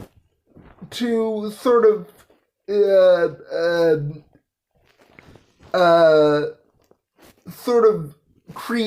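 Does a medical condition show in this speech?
Yes: cerebral palsy; physical disability.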